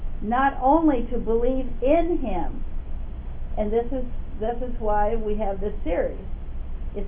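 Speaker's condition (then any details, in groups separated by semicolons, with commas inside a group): No condition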